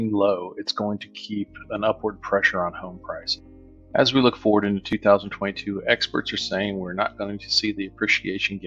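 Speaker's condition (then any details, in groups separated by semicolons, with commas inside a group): No condition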